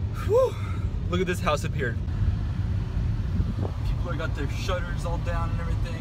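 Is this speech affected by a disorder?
No.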